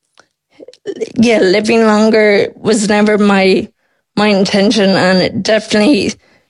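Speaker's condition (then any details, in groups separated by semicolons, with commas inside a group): Friedreich's ataxia; diagnosed at 12 by professor King, Temple Street, onset late primary school, three spinal surgeries for scoliosis; speech expected to disappear within years, synthetic voice expected, swallowing to worsen needing thickeners, possible ventilator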